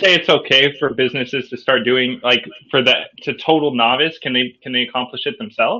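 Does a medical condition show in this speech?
No.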